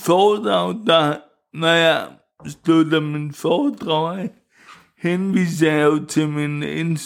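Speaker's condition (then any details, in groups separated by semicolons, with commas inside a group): Cerebral palsy; wheelchair user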